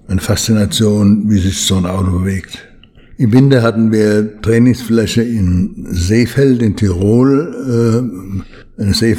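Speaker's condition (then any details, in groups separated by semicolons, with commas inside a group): Parkinson's disease; limits daily routine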